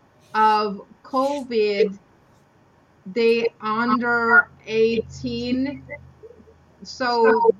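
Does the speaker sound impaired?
Yes: aphasia after stroke; caused by stroke, one side not working, poor balance, cannot move hands, brain fog, custom AFO, knee brace; just under a year since stroke, speech therapy, cannot walk without AFO; could not speak at first, no slurred speech at onset, improved with therapy, still affected, varies, cannot sing.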